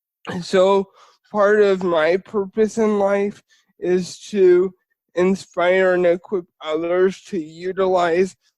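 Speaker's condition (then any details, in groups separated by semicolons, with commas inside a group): Spastic cerebral palsy; spastic form, quadriplegia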